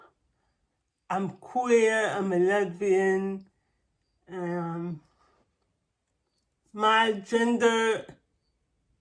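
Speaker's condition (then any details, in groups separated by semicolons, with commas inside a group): Cerebral palsy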